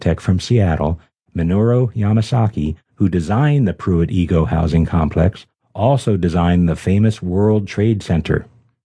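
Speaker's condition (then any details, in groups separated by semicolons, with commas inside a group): No condition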